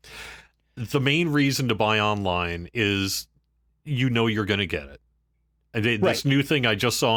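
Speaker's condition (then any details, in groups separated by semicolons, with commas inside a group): No condition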